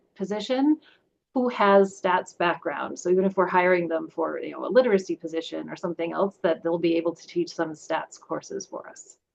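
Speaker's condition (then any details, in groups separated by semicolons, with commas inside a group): No condition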